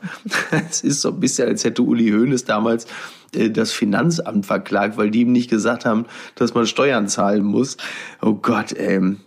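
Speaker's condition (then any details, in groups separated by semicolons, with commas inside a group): No condition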